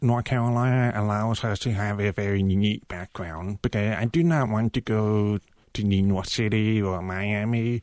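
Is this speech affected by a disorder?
Yes: profound deafness; cochlear implants received at age 18.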